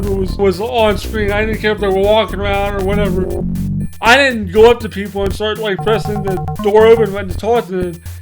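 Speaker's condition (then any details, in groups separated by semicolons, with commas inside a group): Cerebral palsy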